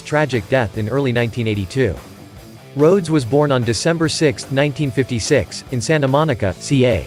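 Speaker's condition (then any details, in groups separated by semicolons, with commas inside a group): No condition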